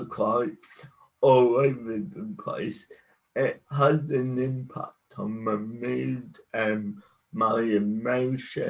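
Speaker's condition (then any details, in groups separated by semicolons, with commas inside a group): Cerebral palsy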